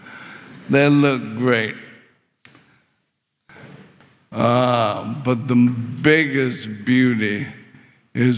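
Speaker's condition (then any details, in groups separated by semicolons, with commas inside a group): ALS; muscles falling apart throughout body, swallowing difficulty; struggles with swallowing, choked seriously on saliva, windpipe tightened, couldn't breathe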